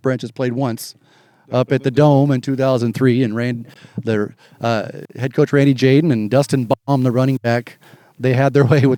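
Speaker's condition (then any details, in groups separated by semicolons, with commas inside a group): No condition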